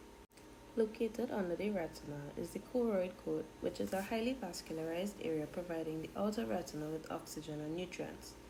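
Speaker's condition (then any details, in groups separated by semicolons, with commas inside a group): No condition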